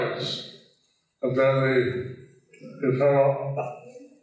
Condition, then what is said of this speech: Stroke. Vishwamar Vyasas will repeat what I say.